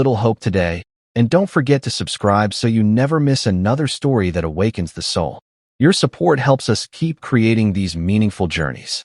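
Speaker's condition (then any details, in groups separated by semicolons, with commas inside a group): No condition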